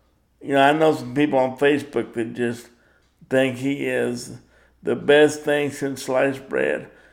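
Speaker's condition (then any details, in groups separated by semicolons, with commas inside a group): Cerebral palsy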